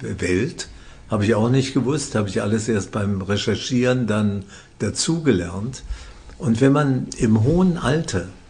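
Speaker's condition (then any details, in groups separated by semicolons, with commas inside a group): Parkinson's disease; diagnosed by a psychiatrist, treated by professor Jens Volkmann in Würzburg, on medication; physically active, symptoms barely noticeable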